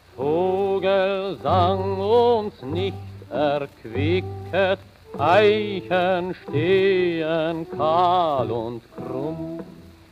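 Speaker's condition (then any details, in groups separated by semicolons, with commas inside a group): No condition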